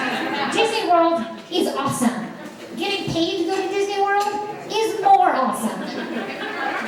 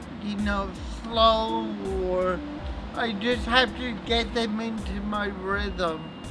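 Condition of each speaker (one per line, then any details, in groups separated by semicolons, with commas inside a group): No condition
Cerebral palsy; since birth, born not breathing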